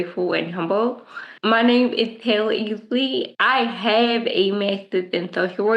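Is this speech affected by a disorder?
Yes: cerebral palsy; present since birth.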